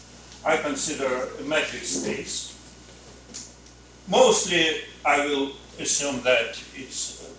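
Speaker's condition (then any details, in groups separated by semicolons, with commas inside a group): No condition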